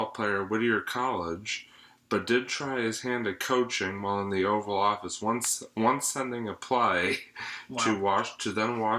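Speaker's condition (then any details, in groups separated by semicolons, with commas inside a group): No condition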